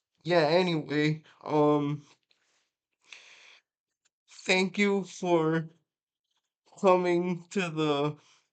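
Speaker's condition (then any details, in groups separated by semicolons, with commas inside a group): Cerebral palsy, mixed, mild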